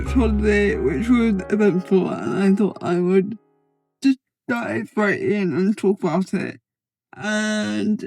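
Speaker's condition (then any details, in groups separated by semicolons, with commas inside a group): Cerebral palsy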